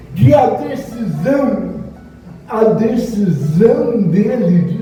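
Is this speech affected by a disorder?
Yes: cerebral palsy; no speech as child.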